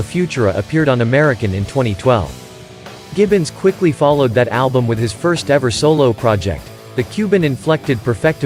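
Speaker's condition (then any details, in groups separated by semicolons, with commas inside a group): No condition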